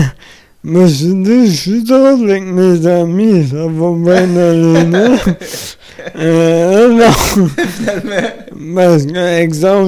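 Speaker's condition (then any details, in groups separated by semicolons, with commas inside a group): Amyotrophic lateral sclerosis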